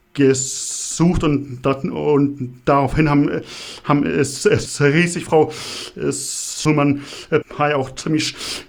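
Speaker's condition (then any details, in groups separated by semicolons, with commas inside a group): Stuttering; developmental, lifelong, possibly inherited, father stuttered, brother fluent, logopedic speech therapy, constant since second grade; marked stuttering; stutters noticeably, more strongly than guests' 10-year-old stuttering son; repeated sounds, blocks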